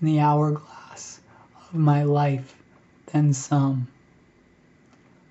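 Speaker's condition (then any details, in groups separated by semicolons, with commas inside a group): ALS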